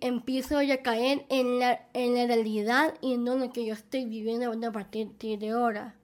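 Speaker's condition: Down syndrome; present from birth

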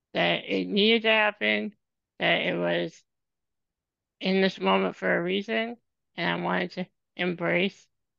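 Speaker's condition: Spinal muscular atrophy; genetic

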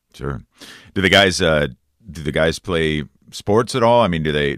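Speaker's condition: No condition

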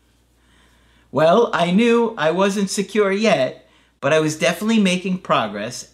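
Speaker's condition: No condition

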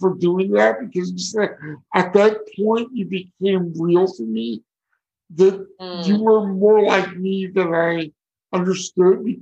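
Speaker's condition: Cerebral palsy; affects speech

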